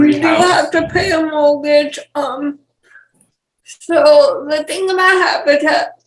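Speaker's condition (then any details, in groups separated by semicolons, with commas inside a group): Cerebral palsy; speech issues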